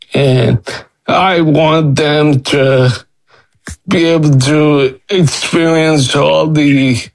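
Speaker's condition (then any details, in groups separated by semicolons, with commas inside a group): Friedreich's ataxia; diagnosed at 19, 28 years ago, progressive, early balance and gait problems, wheelchair user about 25 years; age 47, Skyclarys over 2 years, three pills daily, Children's Hospital of Philadelphia neurologist, nystagmus reduced; speech slowed with progression, improved on Skyclarys, more confident, asked less to repeat, swallowing improved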